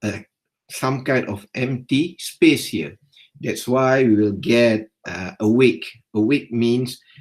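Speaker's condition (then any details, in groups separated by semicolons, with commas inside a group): No condition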